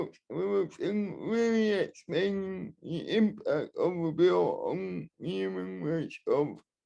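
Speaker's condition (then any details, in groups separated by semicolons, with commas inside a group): Cerebral palsy, spastic and dyskinetic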